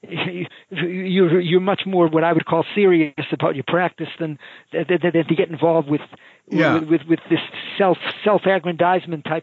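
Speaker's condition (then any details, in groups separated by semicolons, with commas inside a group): Stuttering; stuttering since age 4; repeated sounds, repeated words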